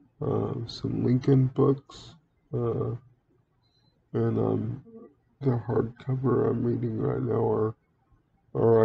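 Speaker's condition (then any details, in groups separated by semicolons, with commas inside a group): Cerebral palsy; speaks relatively well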